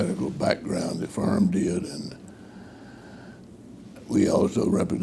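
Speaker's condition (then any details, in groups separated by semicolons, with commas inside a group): Parkinson's disease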